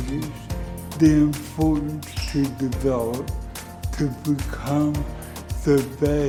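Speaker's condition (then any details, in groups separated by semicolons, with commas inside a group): Cerebral palsy; since birth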